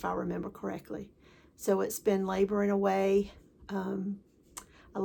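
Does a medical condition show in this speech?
No.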